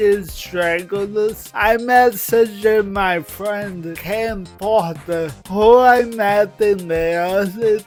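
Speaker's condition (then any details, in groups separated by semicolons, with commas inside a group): Cerebral palsy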